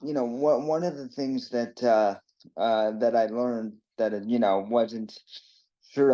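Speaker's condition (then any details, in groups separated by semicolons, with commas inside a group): Cerebral palsy; predicted not to eat or speak, does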